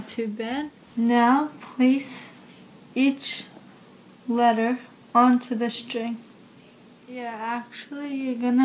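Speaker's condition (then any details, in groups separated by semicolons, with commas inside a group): Cerebral palsy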